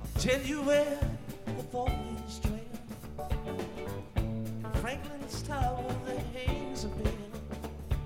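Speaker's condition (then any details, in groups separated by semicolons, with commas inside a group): No condition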